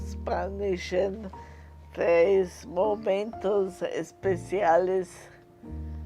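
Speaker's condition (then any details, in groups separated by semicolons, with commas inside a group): Multiple sclerosis; worsening, prior chemotherapy-type treatment ineffective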